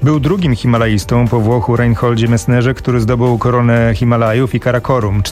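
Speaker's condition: No condition

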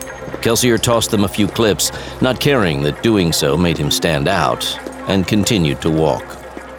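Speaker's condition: No condition

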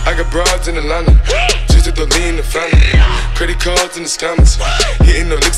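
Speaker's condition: No condition

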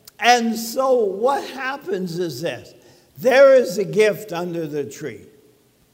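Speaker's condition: ALS; als diagnosed this past spring, no cure, affects speaking, swallowing, walking; talks funny, speech sounds abnormal

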